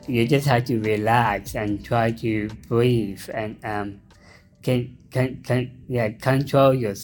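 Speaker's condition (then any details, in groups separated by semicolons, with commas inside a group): Down syndrome; intellectual disability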